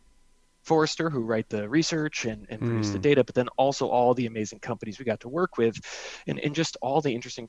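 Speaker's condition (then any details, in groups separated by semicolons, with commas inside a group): No condition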